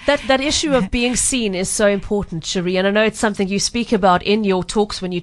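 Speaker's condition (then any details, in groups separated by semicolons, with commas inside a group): No condition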